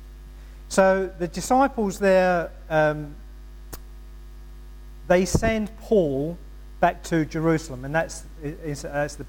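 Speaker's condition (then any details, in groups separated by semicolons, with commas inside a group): No condition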